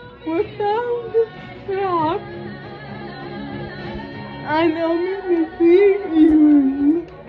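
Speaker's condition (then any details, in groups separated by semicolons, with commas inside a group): Cerebral palsy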